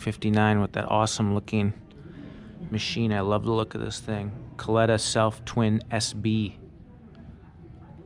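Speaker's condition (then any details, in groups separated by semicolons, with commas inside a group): No condition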